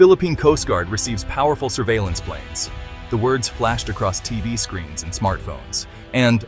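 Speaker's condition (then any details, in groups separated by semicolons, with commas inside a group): No condition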